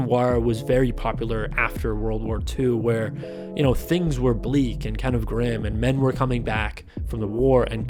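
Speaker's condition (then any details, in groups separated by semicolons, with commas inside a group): No condition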